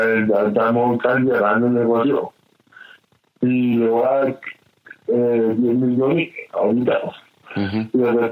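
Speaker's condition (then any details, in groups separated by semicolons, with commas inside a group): Cerebral palsy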